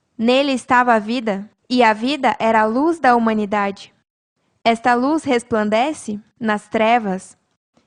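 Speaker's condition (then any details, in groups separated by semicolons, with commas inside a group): No condition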